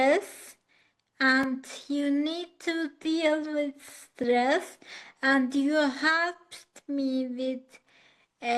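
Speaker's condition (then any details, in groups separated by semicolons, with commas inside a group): Acquired ataxia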